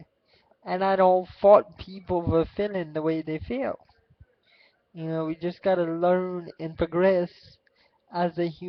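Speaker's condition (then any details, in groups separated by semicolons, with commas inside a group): Cerebral palsy; spastic quadriplegic, all four limbs including hands; speech not free-flowing, short of breath while talking, still sings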